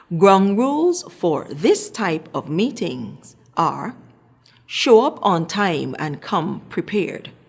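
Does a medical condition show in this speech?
No.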